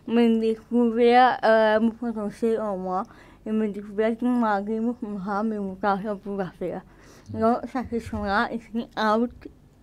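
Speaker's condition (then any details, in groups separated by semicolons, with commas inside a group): Cerebral palsy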